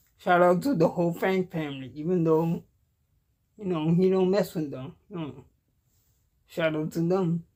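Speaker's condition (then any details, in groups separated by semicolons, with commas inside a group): Cerebral palsy; cannot walk, uses wheelchair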